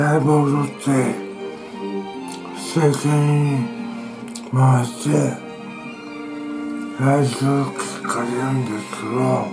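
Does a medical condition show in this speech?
Yes: tongue cancer, partial glossectomy.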